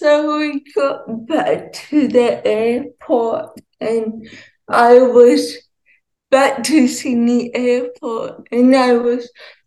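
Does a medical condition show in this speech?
Yes: cerebral palsy, ataxia; walks short distances.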